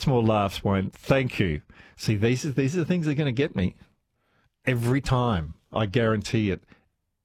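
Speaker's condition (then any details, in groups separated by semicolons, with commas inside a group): No condition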